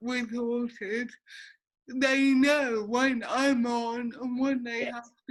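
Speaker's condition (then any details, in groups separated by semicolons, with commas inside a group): Cerebral palsy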